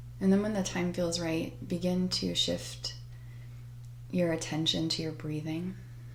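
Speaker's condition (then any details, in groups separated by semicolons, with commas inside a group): No condition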